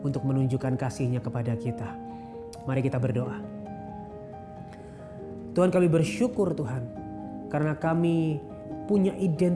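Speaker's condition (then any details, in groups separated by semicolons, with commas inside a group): No condition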